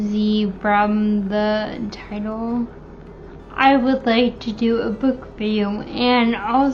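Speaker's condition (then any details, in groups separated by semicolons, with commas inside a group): Friedreich's ataxia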